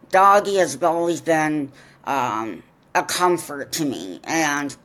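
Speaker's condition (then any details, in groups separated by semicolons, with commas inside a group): Profound deafness; congenital profound deafness, cochlear implants, attended Ohio Valley Voices school in southwest Ohio; wears cochlear implants, hears less well than typical but enough for conversation; excellent conversationalist, natural communicator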